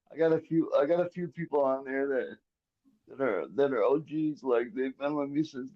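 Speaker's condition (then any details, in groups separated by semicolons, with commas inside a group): Cerebral palsy, quadriplegic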